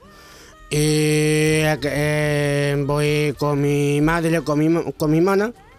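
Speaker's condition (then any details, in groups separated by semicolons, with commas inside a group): Down syndrome; agrammatical wording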